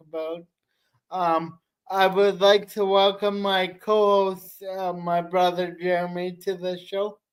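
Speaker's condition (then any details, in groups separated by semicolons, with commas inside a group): Cerebral palsy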